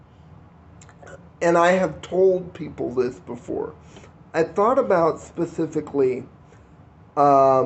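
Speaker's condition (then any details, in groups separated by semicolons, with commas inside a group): Cerebral palsy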